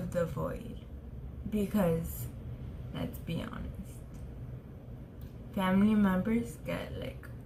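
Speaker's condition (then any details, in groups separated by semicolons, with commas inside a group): Traumatic brain injury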